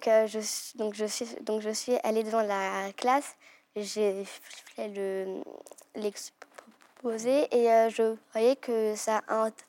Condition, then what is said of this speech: Stuttering. Donc euh, forcément quand on joue un rôle, bah on n'a pas ce Swift bégaiement.